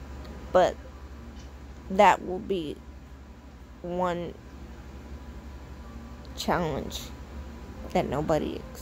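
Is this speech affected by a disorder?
Yes: cerebral palsy.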